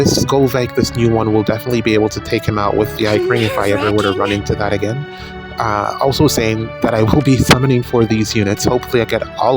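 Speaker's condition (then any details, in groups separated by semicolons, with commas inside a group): No condition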